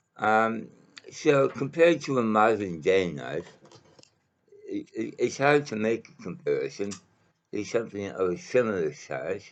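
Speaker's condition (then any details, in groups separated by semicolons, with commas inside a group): Mouth cancer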